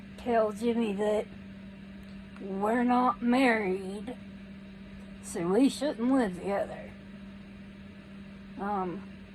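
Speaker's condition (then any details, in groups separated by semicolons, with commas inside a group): Cerebral palsy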